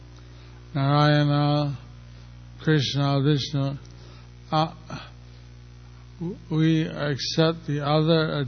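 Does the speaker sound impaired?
Yes: stroke; stroke a little over a year ago; a little over a year since stroke; speaking not easy, unsure listeners understand, engages helper Jantai.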